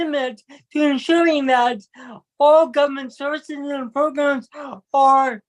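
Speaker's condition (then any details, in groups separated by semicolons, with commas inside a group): Cerebral palsy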